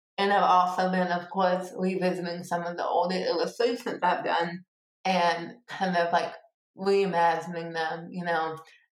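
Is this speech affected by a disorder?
Yes: cerebral palsy; born two months premature.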